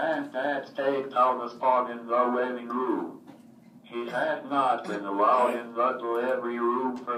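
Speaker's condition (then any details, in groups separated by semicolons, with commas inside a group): Cerebral palsy, athetoid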